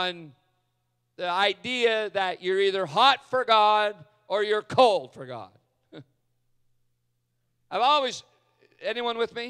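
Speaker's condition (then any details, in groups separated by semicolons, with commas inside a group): No condition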